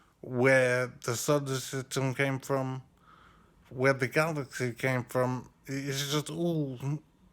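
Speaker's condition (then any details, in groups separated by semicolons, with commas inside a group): Brain injury; serious injury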